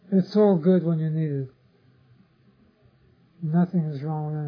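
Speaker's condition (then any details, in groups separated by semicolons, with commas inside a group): Parkinson's disease; others offer remedies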